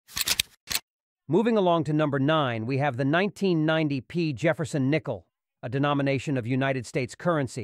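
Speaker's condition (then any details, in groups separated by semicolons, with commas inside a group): No condition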